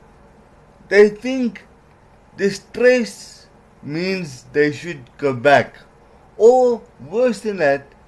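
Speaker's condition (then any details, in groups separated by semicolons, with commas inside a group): Cerebral palsy; certain letters flat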